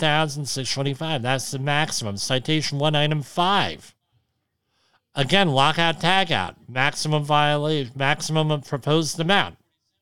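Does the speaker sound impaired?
Yes: cleft lip and palate; has tinnitus.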